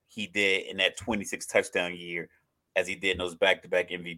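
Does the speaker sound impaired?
No.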